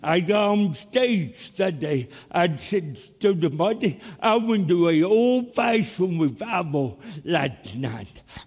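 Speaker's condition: Cerebral palsy; speech impediment

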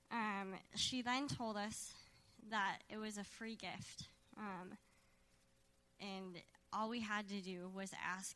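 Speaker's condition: Cleft lip and palate

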